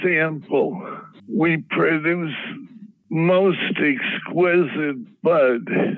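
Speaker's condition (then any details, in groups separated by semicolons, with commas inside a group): Parkinson's disease; preferred by tincture dropper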